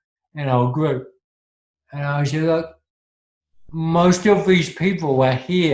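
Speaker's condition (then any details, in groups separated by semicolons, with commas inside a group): Cerebral palsy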